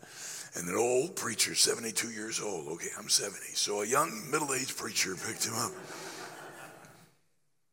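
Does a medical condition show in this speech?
Yes: laryngeal cancer after radiation, growth on voice box treated with radiation and chemotherapy; a little over a year since discovery, voice much better but not fully recovered.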